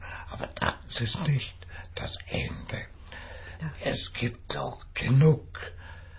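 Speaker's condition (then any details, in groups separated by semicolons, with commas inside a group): Dystonia with speech disorder; first noticed at age 6 in primary school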